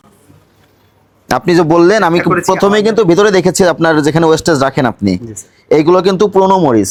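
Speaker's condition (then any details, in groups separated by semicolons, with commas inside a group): No condition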